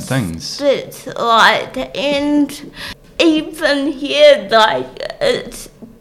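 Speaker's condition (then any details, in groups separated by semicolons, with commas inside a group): Cerebral palsy; born with cerebral palsy, damage to brain area controlling muscle and movement, childhood physiotherapy and speech therapy, stopped at intermediate; uses wheelchair, difficulty with coordination; speech obviously affected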